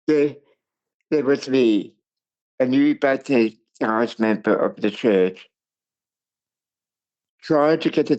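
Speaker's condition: Cerebral palsy; speech impairment

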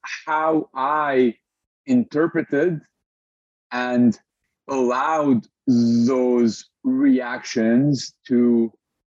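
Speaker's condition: Stutter; stutter since birth in Lebanon, speaking disability, breathing technique partly controls it, Toastmasters practice; audible stutter, pauses may sound like internet lag; prolonged sounds, blocks

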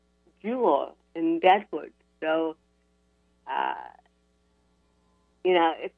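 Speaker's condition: Cerebral palsy; titanium neck limits looking up

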